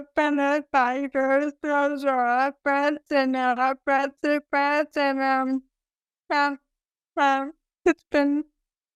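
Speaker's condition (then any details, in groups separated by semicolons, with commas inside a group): ALS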